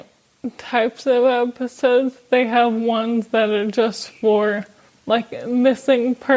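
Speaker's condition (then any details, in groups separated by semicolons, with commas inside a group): ALS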